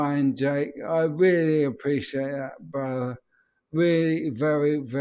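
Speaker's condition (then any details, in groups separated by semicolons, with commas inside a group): ALS; speech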